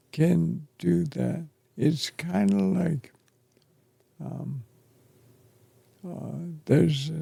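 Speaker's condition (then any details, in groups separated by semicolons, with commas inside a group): ALS; affects chest and throat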